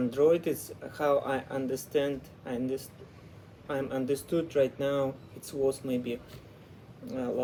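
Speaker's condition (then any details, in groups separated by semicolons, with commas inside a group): No condition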